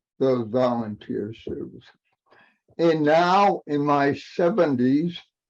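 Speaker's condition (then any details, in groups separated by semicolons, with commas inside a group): Cerebral palsy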